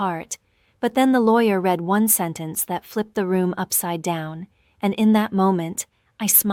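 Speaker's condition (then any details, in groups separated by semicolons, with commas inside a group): No condition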